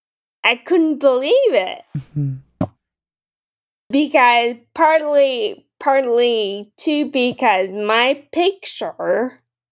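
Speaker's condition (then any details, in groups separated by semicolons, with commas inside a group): Friedreich's ataxia; ambulatory until about 21, then wheeled mobility, over 10 years since diagnosis, unsure if still mild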